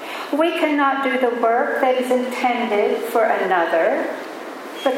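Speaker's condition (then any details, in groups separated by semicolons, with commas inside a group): No condition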